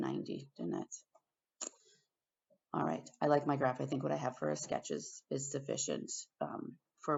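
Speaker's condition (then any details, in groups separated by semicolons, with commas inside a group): No condition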